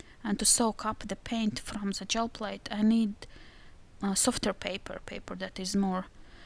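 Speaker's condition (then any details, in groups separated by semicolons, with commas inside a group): No condition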